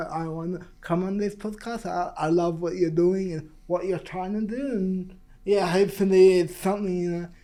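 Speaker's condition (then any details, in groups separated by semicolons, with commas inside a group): Cerebral palsy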